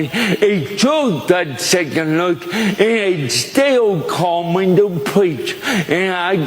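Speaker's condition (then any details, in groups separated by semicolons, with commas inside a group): Cerebral palsy; diagnosed young, possibly birth complications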